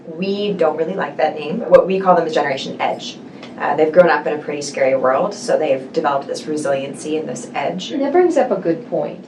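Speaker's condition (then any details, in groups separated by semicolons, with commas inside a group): No condition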